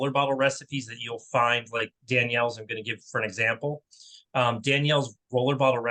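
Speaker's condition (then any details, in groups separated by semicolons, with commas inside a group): No condition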